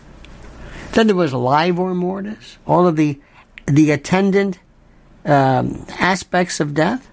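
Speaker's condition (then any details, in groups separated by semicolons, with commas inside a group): No condition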